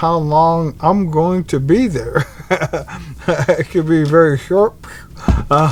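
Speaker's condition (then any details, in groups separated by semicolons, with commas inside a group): ALS; bulbar-upper onset, tongue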